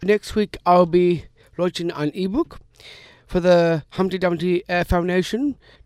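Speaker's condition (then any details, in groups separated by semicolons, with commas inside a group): Down syndrome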